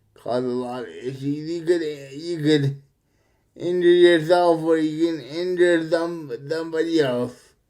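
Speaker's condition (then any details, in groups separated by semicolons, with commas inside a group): Cerebral palsy; present from birth, uses wheelchair; muscles weaker from disuse, not progression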